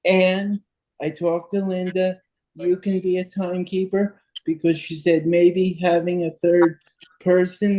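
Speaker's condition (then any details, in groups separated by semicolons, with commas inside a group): Cerebral palsy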